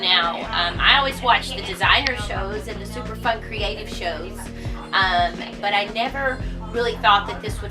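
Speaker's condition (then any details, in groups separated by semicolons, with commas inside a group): No condition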